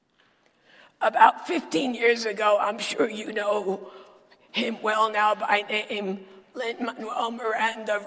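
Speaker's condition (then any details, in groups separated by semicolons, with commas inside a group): Dysphonia; not a sore throat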